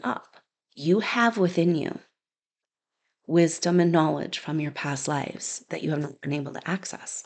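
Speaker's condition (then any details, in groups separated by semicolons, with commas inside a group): No condition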